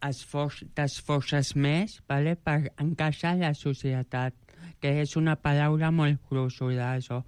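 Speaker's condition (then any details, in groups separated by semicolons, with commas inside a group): Joubert syndrome; present from birth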